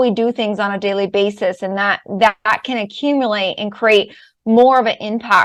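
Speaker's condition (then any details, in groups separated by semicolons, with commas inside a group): No condition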